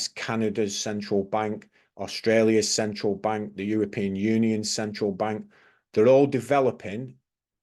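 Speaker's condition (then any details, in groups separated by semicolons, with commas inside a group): No condition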